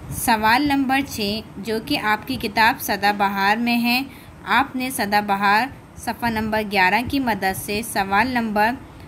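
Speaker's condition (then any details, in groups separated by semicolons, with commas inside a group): No condition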